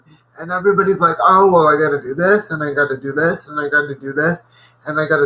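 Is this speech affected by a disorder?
Yes: cerebral palsy.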